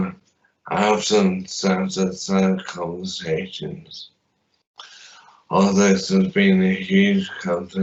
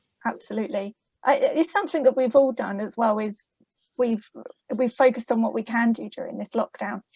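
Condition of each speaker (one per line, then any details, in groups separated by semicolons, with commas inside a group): Traumatic brain injury; accident, limb injuries; walks independently, fatigue, therapy ended; initially mute, peg fed, unclear, worse with noise, fatigue, head back
No condition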